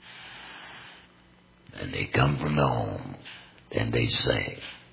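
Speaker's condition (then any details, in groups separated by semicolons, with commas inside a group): Total laryngectomy, complete laryngectomy, voice prosthesis; may cough while speaking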